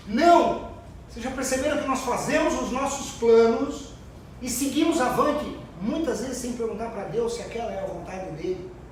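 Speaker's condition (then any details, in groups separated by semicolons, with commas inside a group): No condition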